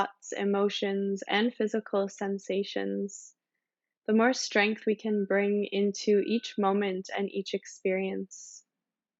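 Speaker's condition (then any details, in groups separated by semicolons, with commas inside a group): No condition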